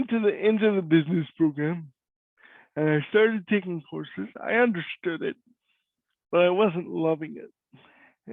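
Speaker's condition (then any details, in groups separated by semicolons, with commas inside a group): Cerebral palsy; cannot walk; voice is different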